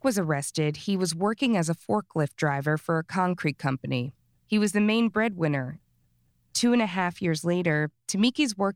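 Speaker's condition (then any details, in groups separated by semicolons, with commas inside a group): No condition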